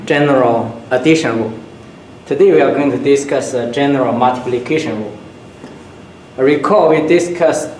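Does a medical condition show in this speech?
No.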